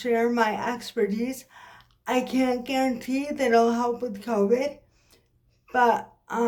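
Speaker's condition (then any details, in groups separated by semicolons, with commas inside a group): Cerebral palsy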